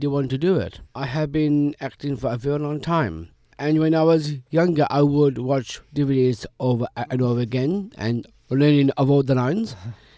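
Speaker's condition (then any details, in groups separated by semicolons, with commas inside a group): Down syndrome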